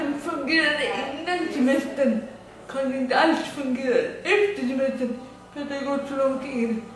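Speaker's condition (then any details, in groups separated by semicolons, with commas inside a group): Dyskinetic cerebral palsy; dyskinetic form, severe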